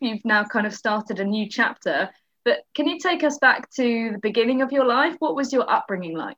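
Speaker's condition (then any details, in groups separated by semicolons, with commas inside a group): No condition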